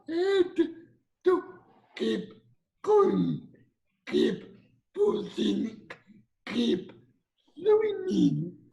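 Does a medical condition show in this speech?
Yes: cerebral palsy; speech a little different.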